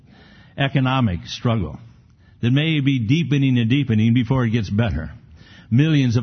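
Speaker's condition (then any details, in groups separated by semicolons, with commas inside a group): No condition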